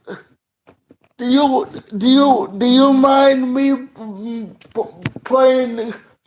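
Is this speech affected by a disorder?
Yes: cerebral palsy; uses wheelchair.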